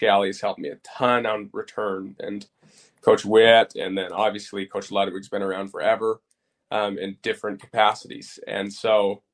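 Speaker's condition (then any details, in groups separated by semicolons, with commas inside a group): No condition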